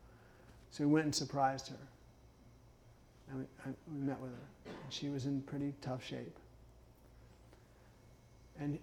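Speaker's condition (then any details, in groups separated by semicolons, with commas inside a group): Parkinson's; fatigue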